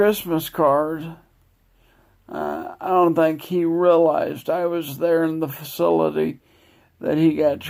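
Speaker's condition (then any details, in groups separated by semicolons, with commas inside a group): Multiple sclerosis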